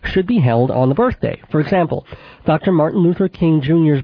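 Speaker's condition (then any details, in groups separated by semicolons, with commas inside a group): Cleft palate with lisp; voice not especially nasal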